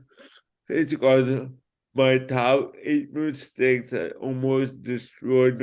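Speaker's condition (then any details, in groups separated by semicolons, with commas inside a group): Cerebral palsy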